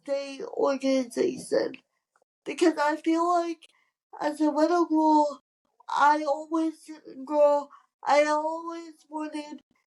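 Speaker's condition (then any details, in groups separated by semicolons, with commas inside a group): Cerebral palsy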